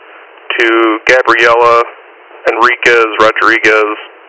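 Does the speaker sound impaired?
No.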